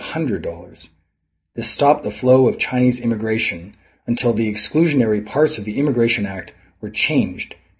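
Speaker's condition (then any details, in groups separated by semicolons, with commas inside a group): No condition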